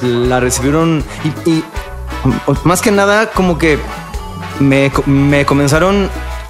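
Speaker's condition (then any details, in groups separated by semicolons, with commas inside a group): Stuttering; lifelong stuttering, since starting to speak; stutters during interview, jokes session needs triple time; no stuttering when singing, due to rhythm and breathing, listeners complete words; repeated sounds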